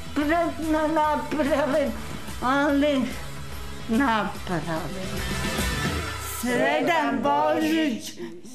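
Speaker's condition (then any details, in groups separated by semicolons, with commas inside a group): Cerebral palsy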